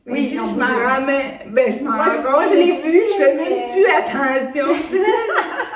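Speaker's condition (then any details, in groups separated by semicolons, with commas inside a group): Cerebral palsy; since birth, shoulders, legs, coordination affected; years of physiotherapy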